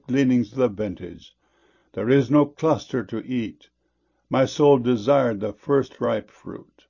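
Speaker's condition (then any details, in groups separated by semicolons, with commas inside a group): No condition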